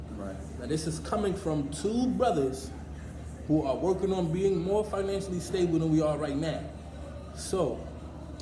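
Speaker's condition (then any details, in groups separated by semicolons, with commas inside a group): No condition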